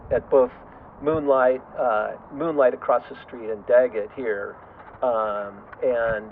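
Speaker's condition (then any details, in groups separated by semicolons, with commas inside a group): No condition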